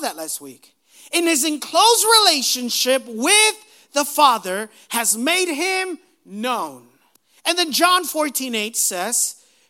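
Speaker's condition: No condition

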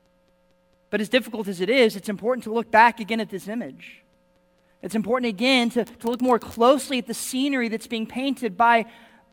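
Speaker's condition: No condition

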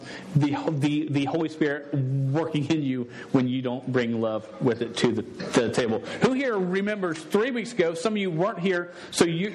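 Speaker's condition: Stuttering; says words would come out all wrong and different if he tried witnessing speech; repeated sounds, repeated words

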